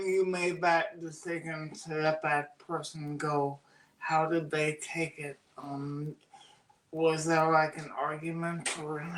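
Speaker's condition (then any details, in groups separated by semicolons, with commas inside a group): Cerebral palsy; birth oxygen deprivation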